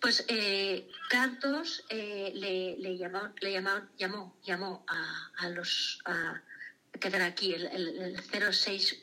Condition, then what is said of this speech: Aphasia. Seguramente la afasia te dificulta algunas cosas, pero tu expresividad es fantástica, ¿no?